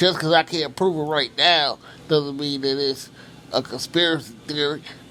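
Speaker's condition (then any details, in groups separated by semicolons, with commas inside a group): Cerebral palsy; from birth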